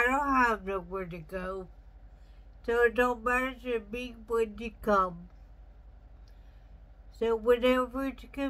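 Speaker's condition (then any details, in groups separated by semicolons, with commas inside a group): Traumatic brain injury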